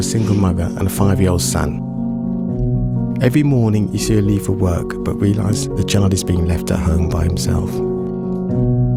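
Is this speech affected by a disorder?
No.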